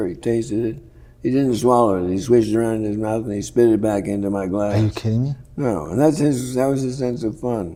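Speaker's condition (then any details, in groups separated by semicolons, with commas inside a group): Parkinson's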